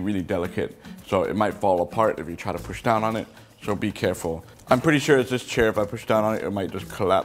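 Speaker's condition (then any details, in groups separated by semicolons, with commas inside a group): No condition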